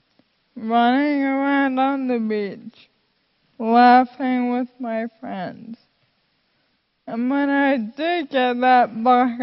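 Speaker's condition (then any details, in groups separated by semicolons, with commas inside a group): Friedreich's ataxia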